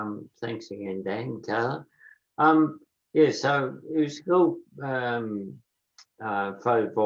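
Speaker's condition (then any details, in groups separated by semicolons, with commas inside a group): Motor neurone disease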